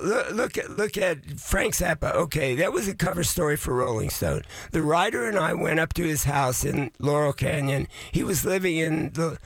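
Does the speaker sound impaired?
Yes: voice changed after vocal cord surgery; vocal cord surgery about two years ago, man aged 81; about two years since vocal cord surgery; likened to Miles Davis after surgery, may sound less clear.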